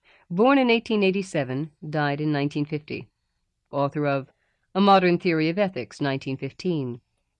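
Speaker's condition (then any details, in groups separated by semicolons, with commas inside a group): No condition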